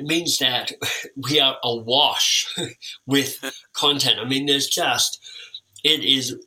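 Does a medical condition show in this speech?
Yes: cleft lip and palate; orthodontic treatment.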